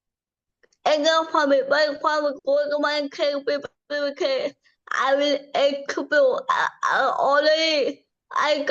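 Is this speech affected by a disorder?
Yes: cerebral palsy; from birth.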